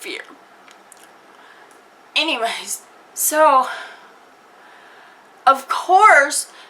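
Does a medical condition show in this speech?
Yes: cerebral palsy.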